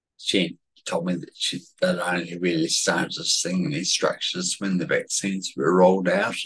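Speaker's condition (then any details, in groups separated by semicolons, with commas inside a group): Cerebellar atrophy, genetic; significant environmental component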